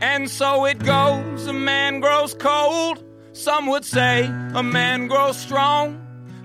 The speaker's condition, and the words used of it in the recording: No condition.